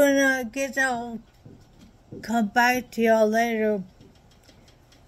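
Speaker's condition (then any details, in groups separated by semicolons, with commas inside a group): Traumatic brain injury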